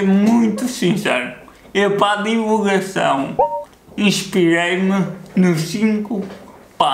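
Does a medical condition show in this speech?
Yes: cerebral palsy.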